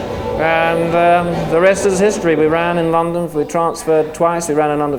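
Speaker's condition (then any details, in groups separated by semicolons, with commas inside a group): No condition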